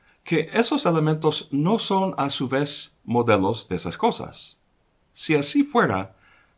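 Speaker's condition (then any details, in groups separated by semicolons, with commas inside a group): No condition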